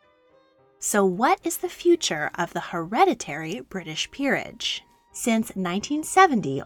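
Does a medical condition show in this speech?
No.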